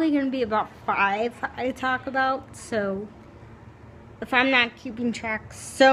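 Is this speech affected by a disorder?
Yes: cerebral palsy; mainly right side, right hand contracted; no current therapy.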